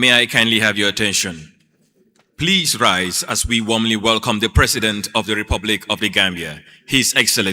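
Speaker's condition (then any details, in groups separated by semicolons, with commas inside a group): No condition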